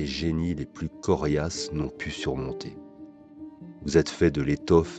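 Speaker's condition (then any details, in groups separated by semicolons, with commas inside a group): No condition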